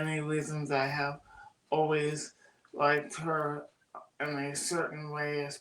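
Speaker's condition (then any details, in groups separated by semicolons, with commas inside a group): Cerebral palsy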